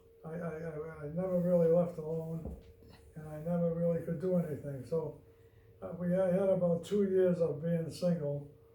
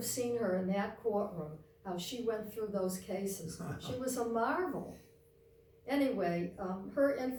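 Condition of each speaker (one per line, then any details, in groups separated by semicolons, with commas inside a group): Parkinson's disease; loses track of thoughts
No condition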